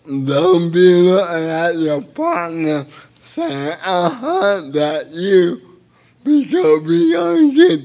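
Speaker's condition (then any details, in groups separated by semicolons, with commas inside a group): Cerebral palsy; involuntary hand movements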